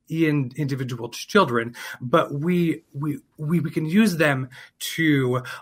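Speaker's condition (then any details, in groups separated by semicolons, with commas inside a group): Stuttering; developmental stutter, onset around age three, persisted into adulthood, received speech therapy; stutters openly, comfortable with stuttering; repeated words, prolonged sounds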